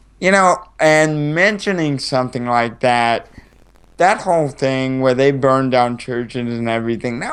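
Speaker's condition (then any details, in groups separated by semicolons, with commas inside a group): Cerebral palsy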